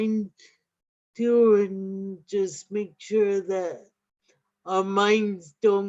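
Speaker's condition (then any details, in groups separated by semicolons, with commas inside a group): Cerebral palsy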